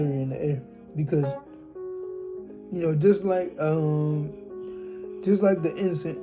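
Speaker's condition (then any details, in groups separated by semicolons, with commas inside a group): Cerebral palsy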